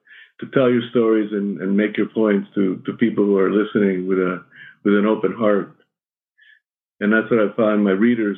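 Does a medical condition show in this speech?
Yes: Parkinson's; sometimes shaking, voice shakier than usual at recording; shaky voice, may stumble on words.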